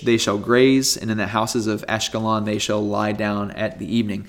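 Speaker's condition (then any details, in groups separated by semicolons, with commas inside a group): No condition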